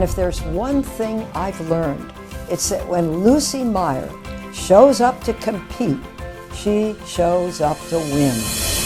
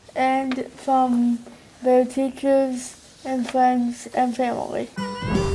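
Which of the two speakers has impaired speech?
The second: cerebral palsy; no oxygen at birth, affects right hand and right heel; speech affected a little, swallowing difficulty predicted at birth.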